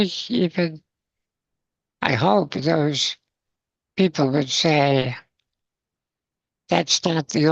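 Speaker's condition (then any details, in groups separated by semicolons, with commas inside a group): Spinal muscular atrophy, congenital; progressive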